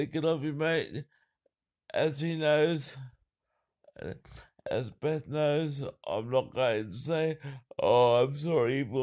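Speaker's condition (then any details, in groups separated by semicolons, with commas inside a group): Cerebral palsy; uses wheelchair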